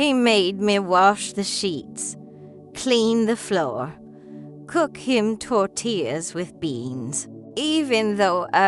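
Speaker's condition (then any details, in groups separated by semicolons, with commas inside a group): No condition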